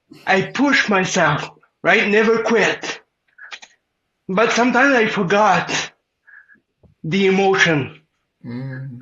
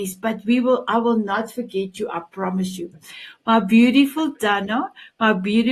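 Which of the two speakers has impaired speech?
The first: cerebral palsy; present from birth.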